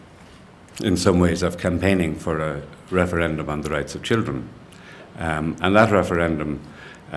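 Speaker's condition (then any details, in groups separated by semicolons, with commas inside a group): No condition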